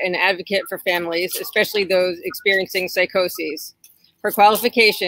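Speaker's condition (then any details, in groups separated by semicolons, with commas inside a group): No condition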